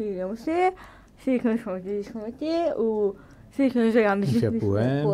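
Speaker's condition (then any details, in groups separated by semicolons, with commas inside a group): Cerebral palsy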